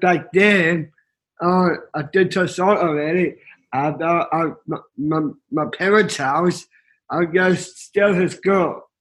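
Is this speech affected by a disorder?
Yes: Down syndrome.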